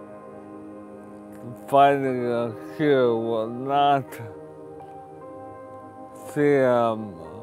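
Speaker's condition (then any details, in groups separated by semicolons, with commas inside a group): ALS; wheelchair user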